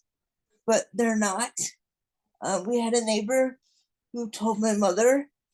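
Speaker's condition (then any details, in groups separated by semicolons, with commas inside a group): Cerebral palsy; non-progressive, will not improve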